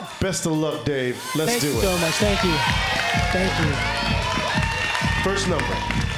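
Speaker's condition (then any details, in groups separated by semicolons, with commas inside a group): No condition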